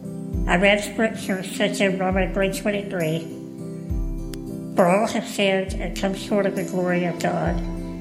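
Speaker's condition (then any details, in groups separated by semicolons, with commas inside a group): Cleft lip and palate, Goldenhar syndrome; congenital, from Dogen heart syndrome, missing right ear, right lung, right jawbone, right facial bones, asymmetrical face; scoliosis surgery at age 11, two days intubated in ICU, unable to talk then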